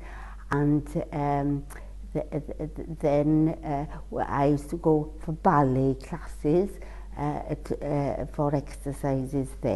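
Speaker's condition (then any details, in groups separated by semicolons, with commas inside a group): Cerebral palsy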